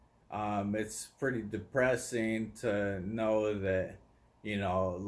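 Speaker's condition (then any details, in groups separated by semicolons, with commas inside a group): ALS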